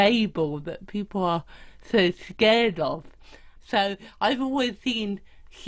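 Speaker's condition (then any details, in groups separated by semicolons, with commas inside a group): Cerebral palsy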